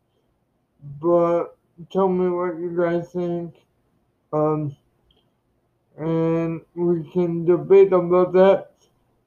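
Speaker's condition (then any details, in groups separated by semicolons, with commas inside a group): Cerebral palsy; speech described as not normal due to cerebral palsy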